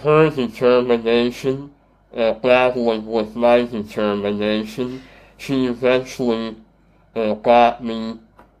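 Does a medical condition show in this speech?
Yes: Treacher Collins syndrome; congenital, cleft palate and jaw surgeries, tracheostomy, deaf three years, bone conduction hearing aids, speech therapy; voice distorted, some cannot understand, worse on telephone, repeating takes energy, intelligible after years of therapy.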